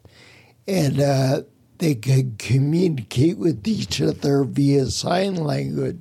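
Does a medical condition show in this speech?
Yes: spinocerebellar ataxia; rare neuromuscular disease, mobility challenged, noise-induced anxiety; speech impediment.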